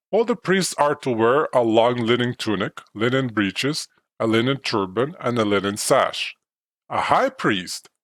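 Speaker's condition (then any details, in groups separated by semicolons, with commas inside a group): No condition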